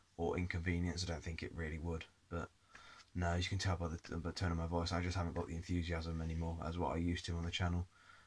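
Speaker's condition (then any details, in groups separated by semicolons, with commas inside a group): No condition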